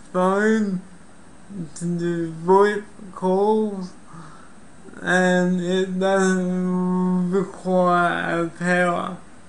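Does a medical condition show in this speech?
Yes: cerebral palsy.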